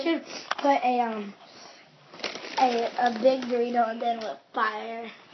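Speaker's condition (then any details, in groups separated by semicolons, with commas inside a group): No condition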